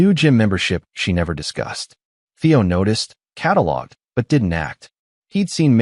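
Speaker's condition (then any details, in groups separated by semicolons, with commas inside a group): No condition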